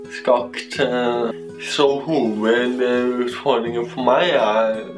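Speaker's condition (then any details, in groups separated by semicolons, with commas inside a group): Cerebral palsy; spasticity, reduced balance and fine motor skills; speech affected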